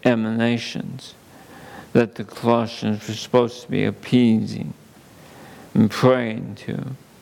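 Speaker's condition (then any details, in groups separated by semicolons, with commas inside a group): ALS; under neurologist care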